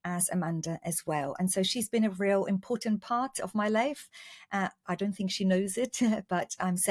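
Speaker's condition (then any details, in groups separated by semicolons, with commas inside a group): No condition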